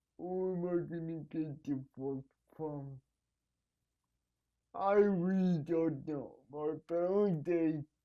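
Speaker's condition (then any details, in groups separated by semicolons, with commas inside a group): Cerebral palsy; needs help at night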